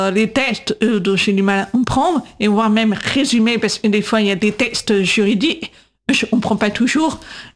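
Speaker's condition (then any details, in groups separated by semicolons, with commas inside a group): Deaf from birth; congenital deafness; atypical voice, speech recognition struggles to understand, 20 years speech therapy, lpc coder in class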